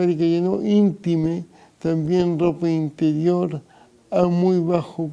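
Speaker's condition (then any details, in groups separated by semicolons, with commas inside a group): Cerebral palsy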